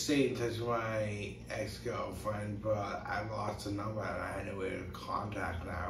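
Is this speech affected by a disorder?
Yes: brain injury; tongue cut off at age 5.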